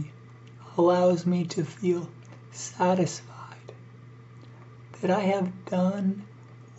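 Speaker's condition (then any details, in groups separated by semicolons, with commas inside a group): ALS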